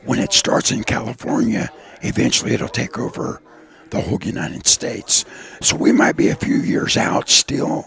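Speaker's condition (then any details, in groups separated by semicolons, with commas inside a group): Partial laryngectomy for throat cancer; throat cancer survivor, cancer beaten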